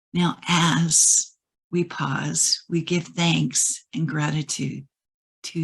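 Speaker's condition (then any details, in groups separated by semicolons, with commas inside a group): No condition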